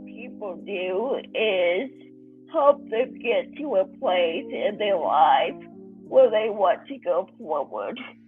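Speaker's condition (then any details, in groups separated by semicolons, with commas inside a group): Cerebral palsy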